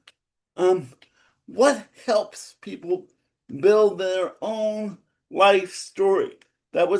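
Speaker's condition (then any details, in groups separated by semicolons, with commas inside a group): Cerebral palsy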